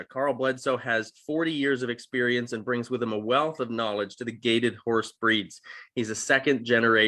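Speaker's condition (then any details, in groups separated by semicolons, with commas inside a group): No condition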